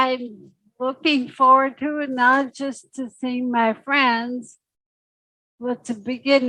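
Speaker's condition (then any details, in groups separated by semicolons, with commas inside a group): Secondary progressive multiple sclerosis; secondary progressive, spastic stiff legs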